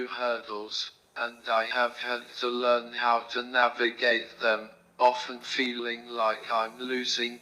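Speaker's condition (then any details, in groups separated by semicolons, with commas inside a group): Motor neurone disease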